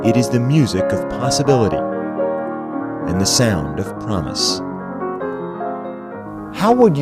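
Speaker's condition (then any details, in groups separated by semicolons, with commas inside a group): No condition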